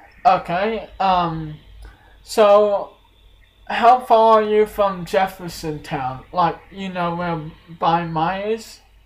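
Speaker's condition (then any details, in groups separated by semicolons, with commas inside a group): Cerebral palsy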